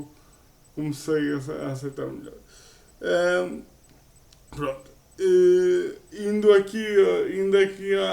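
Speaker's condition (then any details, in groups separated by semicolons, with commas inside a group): Cerebral palsy; uses a wheelchair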